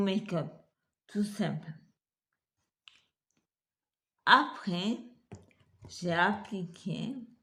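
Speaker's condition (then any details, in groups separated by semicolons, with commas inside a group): Multiple sclerosis; wheelchair, hand difficulties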